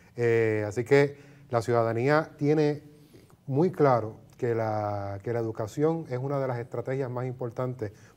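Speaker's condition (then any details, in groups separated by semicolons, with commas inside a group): No condition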